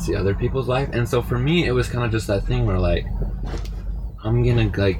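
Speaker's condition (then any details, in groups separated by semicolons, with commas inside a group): No condition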